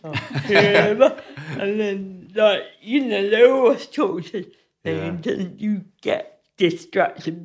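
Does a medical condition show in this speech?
Yes: cerebral palsy; loses balance often.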